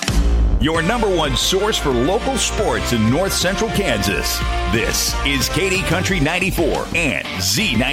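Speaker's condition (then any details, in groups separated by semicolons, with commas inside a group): No condition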